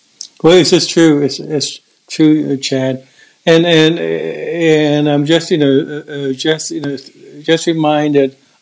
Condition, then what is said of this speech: Stuttering. I stutter, and this is where I really have to concentrate on my speech targets and not to succumb to the emotional component, the need to be fluent.